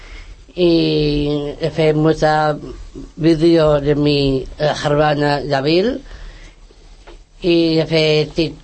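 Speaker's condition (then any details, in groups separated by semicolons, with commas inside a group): Down syndrome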